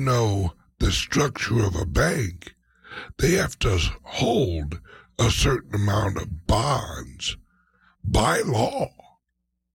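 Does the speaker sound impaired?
Yes: speech impediment, mild; slight speech impediment; occasional, worst on words beginning with b.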